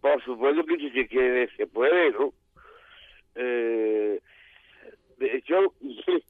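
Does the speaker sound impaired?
Yes: Down syndrome; genetic, extra chromosome.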